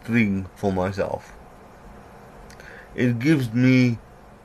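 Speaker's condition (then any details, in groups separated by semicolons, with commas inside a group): Cerebral palsy; sometimes out of breath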